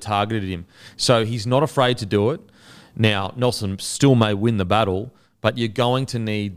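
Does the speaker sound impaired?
No.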